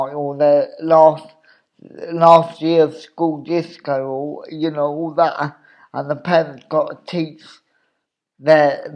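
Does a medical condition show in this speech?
Yes: cerebral palsy; obvious speech impediment.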